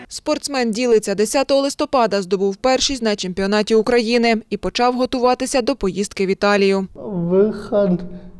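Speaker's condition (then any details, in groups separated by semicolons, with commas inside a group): No condition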